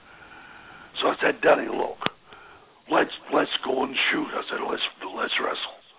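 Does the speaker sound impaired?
Yes: voice box damage after neck operation; voice affected.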